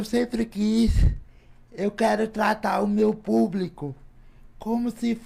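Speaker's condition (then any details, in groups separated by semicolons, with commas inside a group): Cerebral palsy; from birth, premature birth, affects motor coordination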